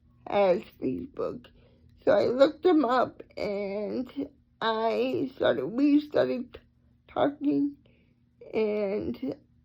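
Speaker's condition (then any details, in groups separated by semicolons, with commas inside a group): Cerebral palsy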